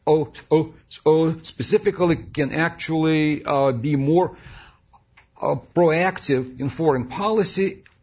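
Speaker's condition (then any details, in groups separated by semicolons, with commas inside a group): Stuttering; lifelong stutter, since student days 40-45 years ago forced self to speak at every seminar; probably already noticed by listeners, frequent fillers yes, like, kind of; repeated sounds, prolonged sounds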